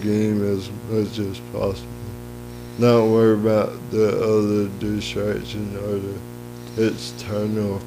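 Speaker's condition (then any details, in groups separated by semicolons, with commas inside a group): Cerebral palsy; lifelong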